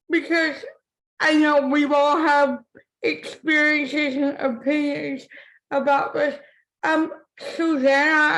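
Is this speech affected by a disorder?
Yes: cerebral palsy; from birth; impaired speech.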